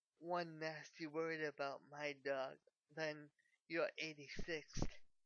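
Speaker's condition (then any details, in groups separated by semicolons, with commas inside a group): Cerebral palsy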